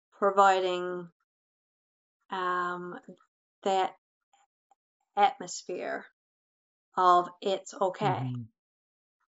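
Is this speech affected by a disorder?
Yes: stuttering; stuttering since childhood, childhood speech therapy, no cure; currently in speech therapy, neck relaxation and breathing techniques, fluency skills; still stutters, notably on own name or number, therapy increased fluency; here blocks.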